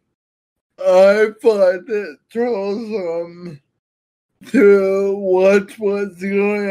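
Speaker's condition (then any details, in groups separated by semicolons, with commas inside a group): Friedreich's ataxia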